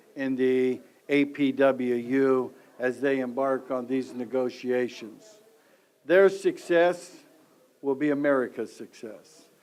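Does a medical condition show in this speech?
No.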